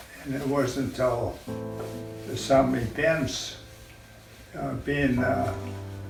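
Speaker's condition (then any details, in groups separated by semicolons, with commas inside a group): Multiple sclerosis; relapsing-remitting early, leg numbness at onset; progressive over years, walks but tires easily, poor balance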